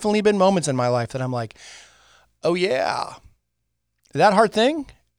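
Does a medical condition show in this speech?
No.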